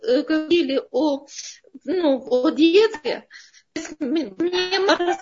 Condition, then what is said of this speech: Stuttering. Это на самом деле, вы красивые, даже если есть какое-то, ну, у вас это очень мило.